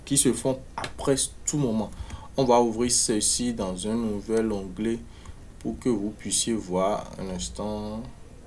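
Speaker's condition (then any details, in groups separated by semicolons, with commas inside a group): No condition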